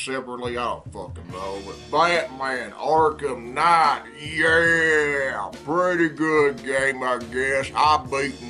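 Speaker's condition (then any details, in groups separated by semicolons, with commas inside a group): No condition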